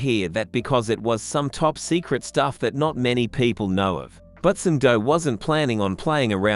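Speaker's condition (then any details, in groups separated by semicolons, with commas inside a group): No condition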